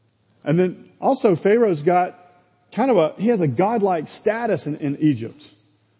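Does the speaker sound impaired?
No.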